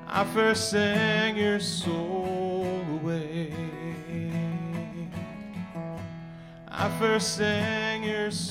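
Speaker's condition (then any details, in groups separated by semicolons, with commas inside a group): No condition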